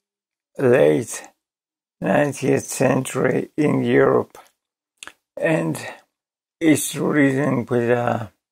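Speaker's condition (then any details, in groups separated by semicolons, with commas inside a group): ALS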